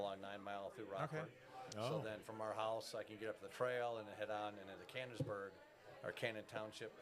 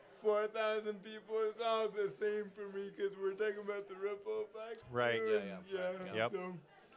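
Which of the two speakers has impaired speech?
The second: cerebral palsy; conductive learning therapy, therapeutic horseback riding.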